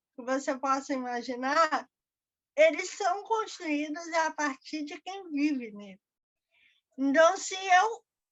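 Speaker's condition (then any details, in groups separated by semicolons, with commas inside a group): Cerebral palsy; diagnosed at about one year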